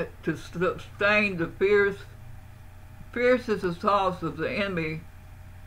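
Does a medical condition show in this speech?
Yes: Parkinson's.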